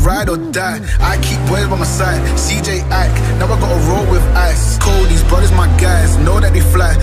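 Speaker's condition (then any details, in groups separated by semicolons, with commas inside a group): No condition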